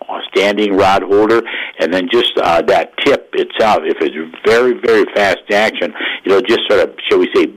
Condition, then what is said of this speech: No condition.